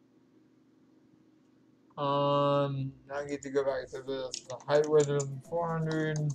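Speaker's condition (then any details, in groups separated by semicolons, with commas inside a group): Cerebral palsy; affects legs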